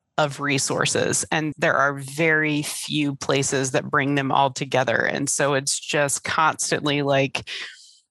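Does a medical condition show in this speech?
No.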